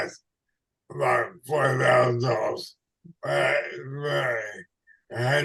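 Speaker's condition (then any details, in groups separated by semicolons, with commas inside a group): ALS/MND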